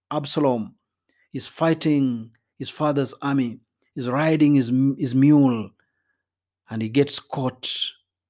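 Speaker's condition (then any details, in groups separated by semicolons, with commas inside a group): No condition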